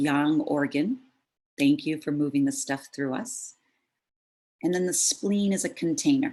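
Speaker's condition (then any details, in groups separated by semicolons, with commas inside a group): No condition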